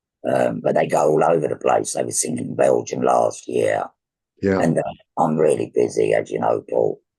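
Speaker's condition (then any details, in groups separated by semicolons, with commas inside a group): Laryngectomy for laryngeal cancer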